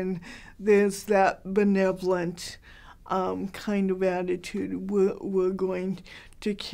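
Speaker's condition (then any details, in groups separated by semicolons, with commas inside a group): Cerebral palsy, mild; from birth; hard to understand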